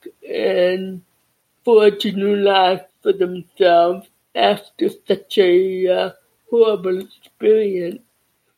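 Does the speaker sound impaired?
Yes: cerebral palsy and deafness.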